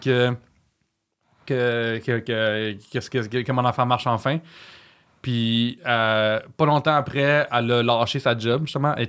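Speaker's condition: Stuttering and cluttering; lifelong speech problem, long unrecognized, identified about a year ago; on Trois-Bières podcast saw self as the one people could not understand; repeated sounds, repeated words

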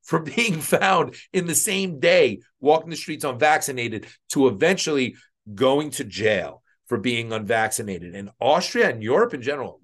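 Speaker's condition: No condition

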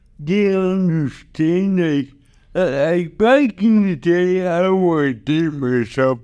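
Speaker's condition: Cerebral palsy

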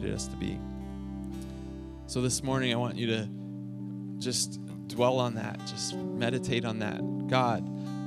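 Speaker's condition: No condition

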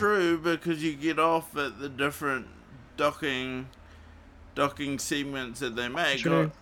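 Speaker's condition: Cerebral palsy; morphine not allowed after it

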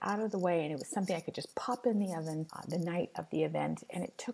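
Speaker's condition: No condition

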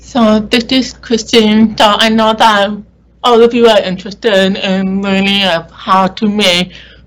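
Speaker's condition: Deaf or hard of hearing

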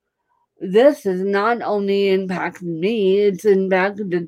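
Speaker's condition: Cerebral palsy; screws in feet

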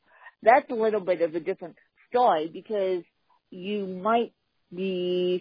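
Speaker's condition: Cerebral palsy; in gym program with the exo

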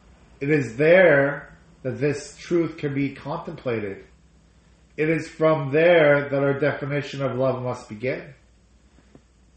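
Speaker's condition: No condition

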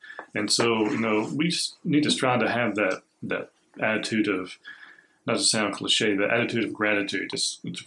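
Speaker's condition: No condition

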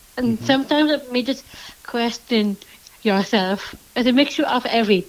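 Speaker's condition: Down syndrome

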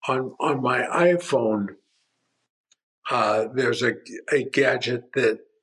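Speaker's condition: Primary lateral sclerosis, mild; upper motor neuron, asymmetric left side, two cervical laminectomies, ALS clinic care; progressive disability, doing voice exercises, can still transfer, possible pseudobulbar affect; mild dysarthria, afternoon voice fatigue for 3-4 years, voice worsening, starting difficulty swallowing liquids

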